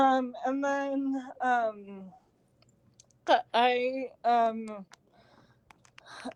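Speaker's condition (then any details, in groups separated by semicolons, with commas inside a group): Cerebral palsy; talks too fast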